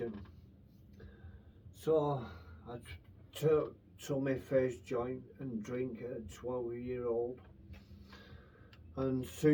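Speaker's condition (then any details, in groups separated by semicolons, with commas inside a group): Brain infection with surgery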